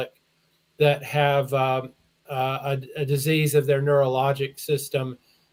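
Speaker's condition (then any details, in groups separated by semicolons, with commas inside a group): No condition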